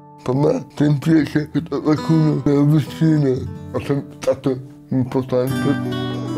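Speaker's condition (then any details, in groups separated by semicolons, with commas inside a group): Cerebral palsy; spasticity; wearable suit for spasticity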